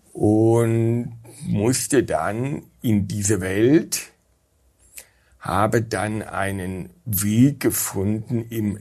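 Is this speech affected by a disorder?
Yes: stuttering after brain injury, acquired neurogenic; traumatic brain injury from five-metre fall, onset during school years; voice changed after injury, very severe stuttering, speech gradually improved, later able to lecture; here prolonged sounds, blocks.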